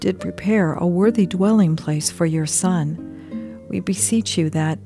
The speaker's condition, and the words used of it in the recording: None; typical speech.